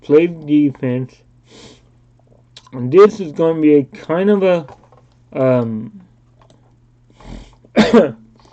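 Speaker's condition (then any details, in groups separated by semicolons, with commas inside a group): Cerebral palsy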